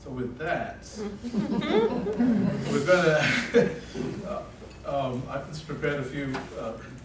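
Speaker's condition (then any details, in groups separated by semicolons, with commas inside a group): No condition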